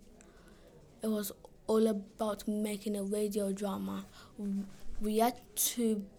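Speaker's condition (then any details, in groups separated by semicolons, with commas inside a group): Stammering; attended small stammering group during summer holiday; prolonged sounds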